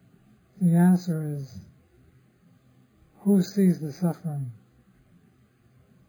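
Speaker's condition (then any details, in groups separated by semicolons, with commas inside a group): Parkinson's disease; others offer remedies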